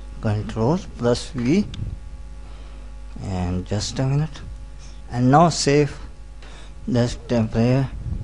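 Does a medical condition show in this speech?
Yes: cerebral palsy.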